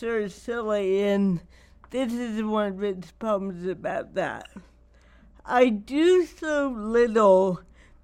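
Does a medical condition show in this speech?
Yes: cerebral palsy; wears down with age.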